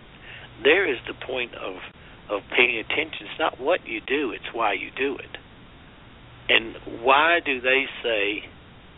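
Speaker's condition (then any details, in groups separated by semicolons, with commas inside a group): No condition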